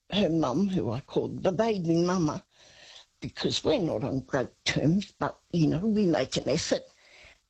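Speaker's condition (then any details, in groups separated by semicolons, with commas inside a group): Parkinson's disease; hands slow, uses wheelie walker; voice sometimes doesn't hold up, words sometimes lost, mixes up names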